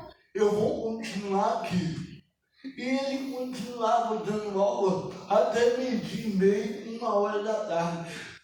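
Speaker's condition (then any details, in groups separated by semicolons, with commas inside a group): Cerebral palsy; no speech as child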